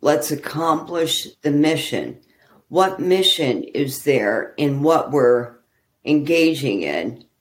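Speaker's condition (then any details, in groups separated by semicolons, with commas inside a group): ALS; walking impaired, not yet bad, expects progression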